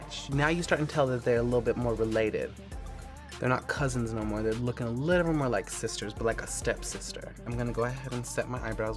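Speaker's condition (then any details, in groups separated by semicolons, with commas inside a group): No condition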